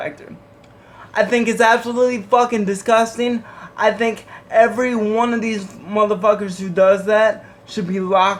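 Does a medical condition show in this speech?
Yes: cerebral palsy.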